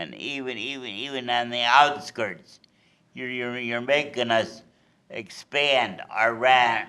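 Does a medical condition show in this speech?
Yes: cerebral palsy.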